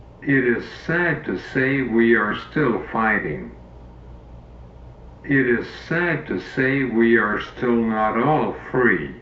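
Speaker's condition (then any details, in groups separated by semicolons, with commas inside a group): Cerebral palsy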